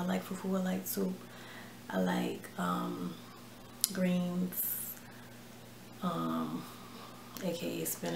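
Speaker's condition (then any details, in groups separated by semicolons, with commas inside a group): No condition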